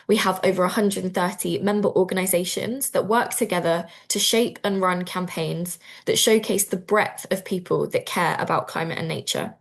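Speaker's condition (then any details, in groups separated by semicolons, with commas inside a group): No condition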